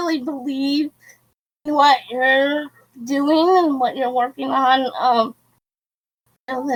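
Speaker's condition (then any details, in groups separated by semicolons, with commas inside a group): Cerebral palsy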